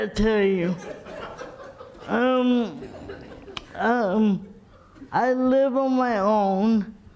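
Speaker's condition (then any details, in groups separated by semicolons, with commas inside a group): Cerebral palsy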